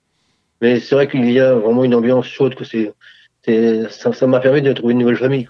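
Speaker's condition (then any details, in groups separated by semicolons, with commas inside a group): Parkinson's disease; regular table tennis with able-bodied players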